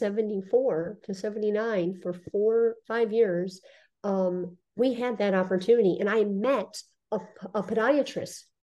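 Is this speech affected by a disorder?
Yes: cleft lip and palate; congenital.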